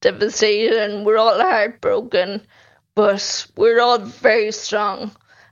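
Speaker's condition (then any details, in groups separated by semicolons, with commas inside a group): Friedreich's ataxia; campaigning for access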